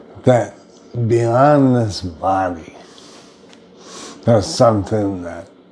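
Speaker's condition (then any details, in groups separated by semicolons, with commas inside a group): Brain injury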